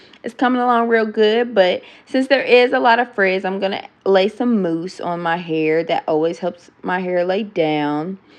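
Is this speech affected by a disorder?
No.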